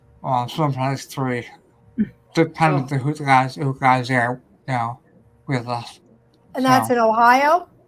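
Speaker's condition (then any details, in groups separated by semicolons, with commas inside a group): Ataxia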